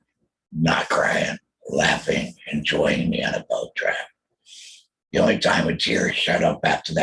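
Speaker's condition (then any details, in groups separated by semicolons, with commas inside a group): Total laryngectomy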